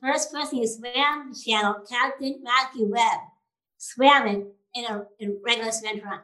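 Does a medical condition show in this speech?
Yes: Down syndrome.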